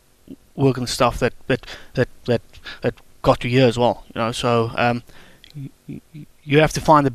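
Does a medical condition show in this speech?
Yes: stuttering; onset in childhood, persistent, not expected to go away, accepted around age 21-22; avoided speaking and phone calls while growing up, shy about way of speaking; here repeated words, blocks.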